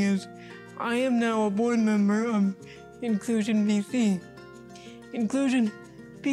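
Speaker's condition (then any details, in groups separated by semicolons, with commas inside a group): Cerebral palsy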